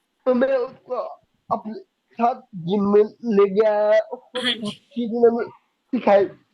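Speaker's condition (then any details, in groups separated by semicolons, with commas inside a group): Cerebral palsy; could not speak as a child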